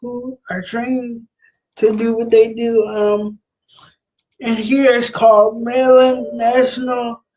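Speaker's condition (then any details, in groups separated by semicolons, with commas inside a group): Cerebral palsy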